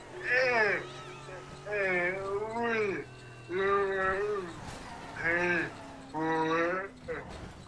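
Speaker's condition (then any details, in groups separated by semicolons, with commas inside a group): Cerebral palsy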